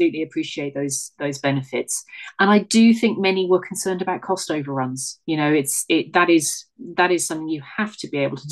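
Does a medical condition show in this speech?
No.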